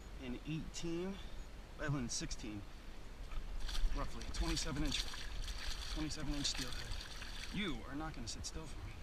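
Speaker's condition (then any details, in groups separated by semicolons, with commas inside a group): No condition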